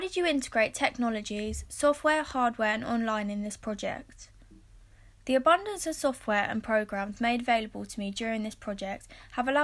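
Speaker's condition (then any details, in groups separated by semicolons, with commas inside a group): No condition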